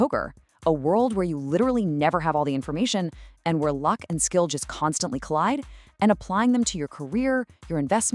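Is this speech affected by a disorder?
No.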